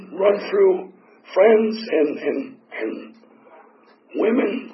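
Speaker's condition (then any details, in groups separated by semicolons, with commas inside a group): Tracheotomy; 8 surgeries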